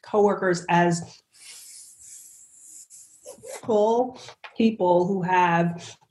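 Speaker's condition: Stuttering; described as a speech impediment; has a slight cold during the recording; stutters on stage and on camera; prolonged sounds, blocks

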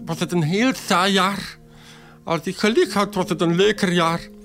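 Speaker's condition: Deafness, acquired, bacterial meningitis; born hearing, deaf since age 3.5 from bacterial meningitis, never cochlear implant, sign language learned in twenties; age 45, near-total silence, uses Flemish sign language and interpreters, identifies as deaf; speech therapy in childhood, can speak, formerly relied on lip-reading, now uses sign language interpreter

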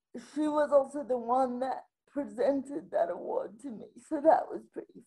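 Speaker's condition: Spastic quadriplegic cerebral palsy; affects all of daily life

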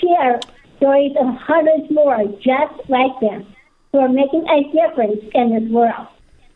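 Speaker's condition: Down syndrome; speaking engagements now via Zoom

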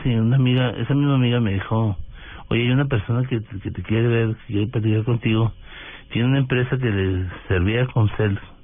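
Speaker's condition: Parkinson's disease; onset after returning to Bogotá, stooped hunched posture at times, loss of strength, weakness; neurologist care, walking, running and tennis exercise, felt stronger after two weeks; voice sometimes trembles, sometimes intelligible, sometimes not understood at all

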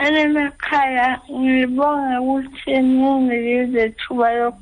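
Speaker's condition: Cerebral palsy, ataxic; able to speak

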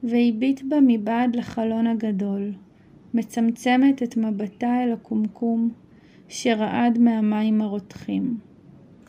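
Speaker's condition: No condition

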